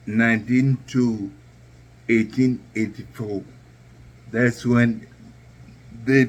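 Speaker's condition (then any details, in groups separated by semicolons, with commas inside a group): Neurological disease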